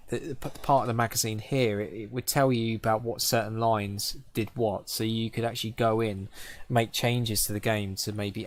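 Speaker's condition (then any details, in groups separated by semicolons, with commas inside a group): No condition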